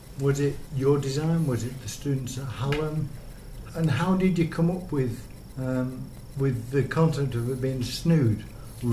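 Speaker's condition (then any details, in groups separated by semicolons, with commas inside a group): Motor neurone disease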